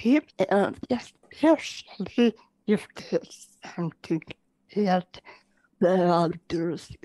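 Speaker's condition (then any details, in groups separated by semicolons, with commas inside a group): Generalized dystonia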